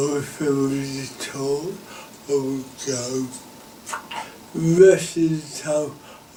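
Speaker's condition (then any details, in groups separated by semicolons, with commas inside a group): Cerebral palsy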